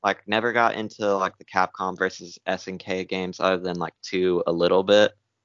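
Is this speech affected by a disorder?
No.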